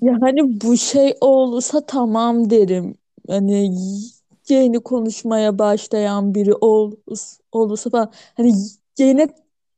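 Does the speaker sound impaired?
Yes: stuttering; failed 10-15 day cure center in Turkey, tongue and jaw exercises, practiced speech modification; part-word and sound repetitions, frequent fillers e and hani; here repeated sounds.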